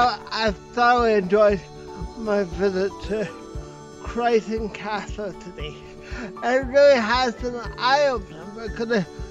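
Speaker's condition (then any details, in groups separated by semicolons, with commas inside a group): Cerebral palsy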